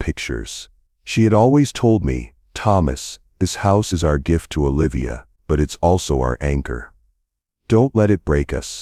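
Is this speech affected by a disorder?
No.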